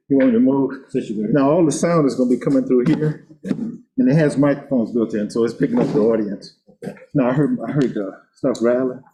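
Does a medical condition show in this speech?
No.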